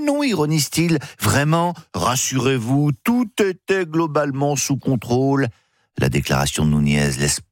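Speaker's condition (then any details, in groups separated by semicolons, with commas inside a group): No condition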